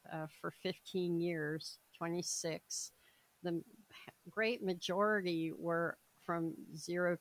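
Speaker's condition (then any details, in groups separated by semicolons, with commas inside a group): Cleft palate, severe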